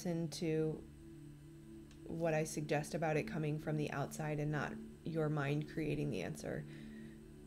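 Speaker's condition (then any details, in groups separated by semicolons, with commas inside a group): No condition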